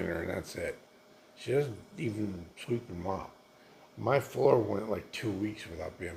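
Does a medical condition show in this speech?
Yes: multiple sclerosis.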